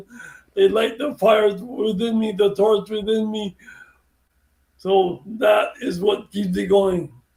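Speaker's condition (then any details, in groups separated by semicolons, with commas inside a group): Brain injury; speech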